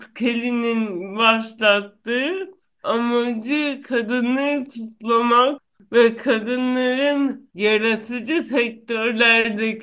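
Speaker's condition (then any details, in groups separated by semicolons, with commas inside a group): Cerebral palsy; no known cure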